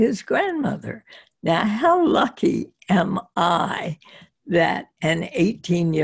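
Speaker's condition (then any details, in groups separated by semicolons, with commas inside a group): Spasmodic dysphonia; voice progressively slower over time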